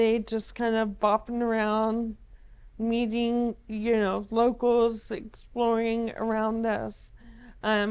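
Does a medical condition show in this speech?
Yes: ALS.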